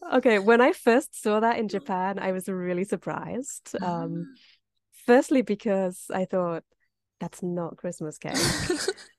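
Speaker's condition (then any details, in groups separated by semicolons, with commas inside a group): No condition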